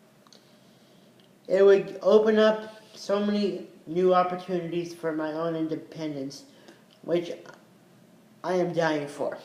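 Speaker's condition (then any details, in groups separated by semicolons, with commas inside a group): Cerebral palsy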